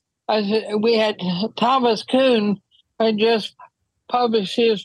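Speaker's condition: ALS; wheelchair use when traveling

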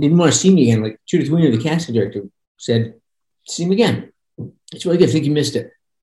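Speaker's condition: Parkinson's; progressive brain disease

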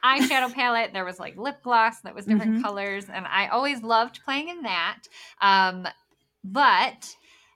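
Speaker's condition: Bilateral cleft lip and palate; congenital, reconstructive surgery from very young age, later surgery result improved but not perfect

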